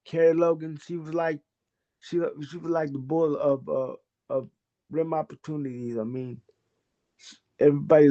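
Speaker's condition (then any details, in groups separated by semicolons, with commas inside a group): Cerebral palsy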